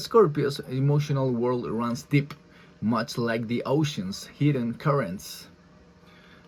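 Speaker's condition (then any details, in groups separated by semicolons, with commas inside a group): No condition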